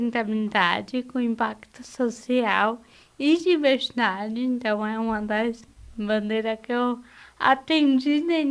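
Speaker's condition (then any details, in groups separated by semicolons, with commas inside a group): Cerebral palsy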